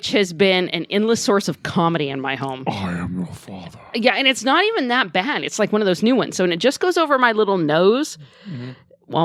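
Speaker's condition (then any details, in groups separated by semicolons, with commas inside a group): No condition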